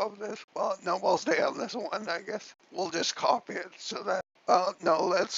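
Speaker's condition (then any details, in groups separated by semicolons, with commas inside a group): Cerebellar ataxia from brain tumour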